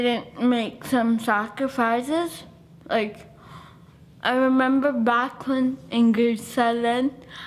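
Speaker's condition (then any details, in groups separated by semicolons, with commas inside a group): Cerebral palsy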